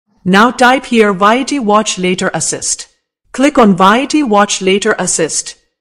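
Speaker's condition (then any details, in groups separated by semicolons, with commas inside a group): No condition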